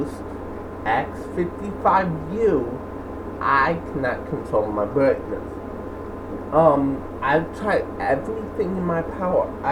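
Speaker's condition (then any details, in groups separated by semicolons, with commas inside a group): Cerebral palsy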